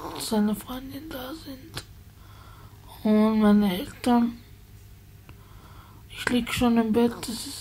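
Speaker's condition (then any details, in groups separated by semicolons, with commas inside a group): Spasticity from birth; multiple sclerosis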